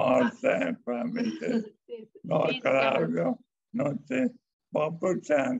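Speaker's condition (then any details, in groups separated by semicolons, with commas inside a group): Amyotrophic lateral sclerosis; still speaks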